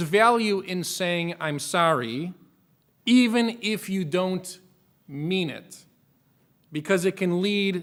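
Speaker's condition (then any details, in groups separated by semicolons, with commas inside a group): No condition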